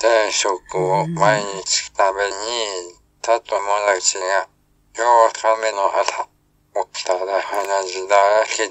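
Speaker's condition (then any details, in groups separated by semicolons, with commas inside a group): ALS, speech-generating device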